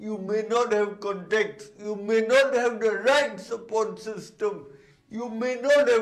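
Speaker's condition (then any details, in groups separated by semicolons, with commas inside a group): Cerebral palsy; congenital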